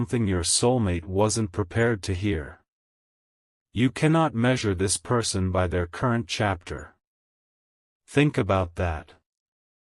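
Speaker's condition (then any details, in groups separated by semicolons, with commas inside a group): No condition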